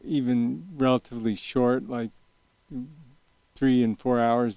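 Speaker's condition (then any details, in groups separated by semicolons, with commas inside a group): Early onset Parkinson's; young onset Parkinson's, onset around age 40, Medtronic deep brain stimulation implant, two 3-inch brain probes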